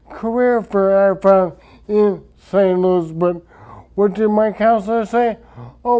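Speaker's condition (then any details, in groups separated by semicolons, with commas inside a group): Traumatic brain injury; speech affected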